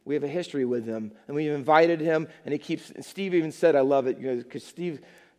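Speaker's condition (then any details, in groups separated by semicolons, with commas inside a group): No condition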